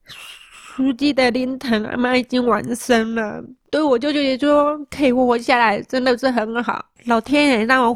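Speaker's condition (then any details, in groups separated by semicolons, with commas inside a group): Moderate-to-severe hearing loss; car accident with seven days bedridden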